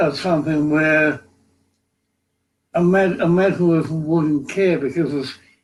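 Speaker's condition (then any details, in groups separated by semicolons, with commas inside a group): Cerebral palsy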